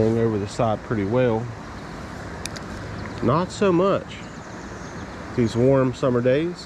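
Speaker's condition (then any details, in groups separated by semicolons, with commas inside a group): No condition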